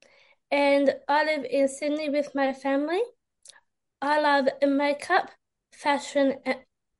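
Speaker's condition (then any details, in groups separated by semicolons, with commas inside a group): Down syndrome; age 26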